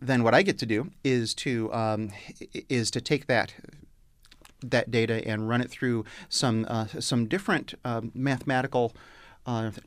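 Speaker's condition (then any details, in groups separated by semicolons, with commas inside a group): Stuttering; severe stuttering from birth, intellectual muscle-control technique learned at age 11; still uses conscious control of speech muscles while talking; as fluent as normally disfluent speakers when using control, singing bypasses stuttering, earlier speaking distressing; repeated words, prolonged sounds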